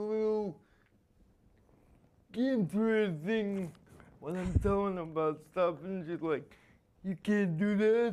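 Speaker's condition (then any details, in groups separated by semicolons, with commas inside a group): Spastic quadriplegia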